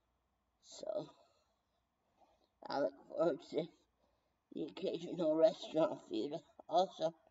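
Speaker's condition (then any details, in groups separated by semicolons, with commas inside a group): Brain injury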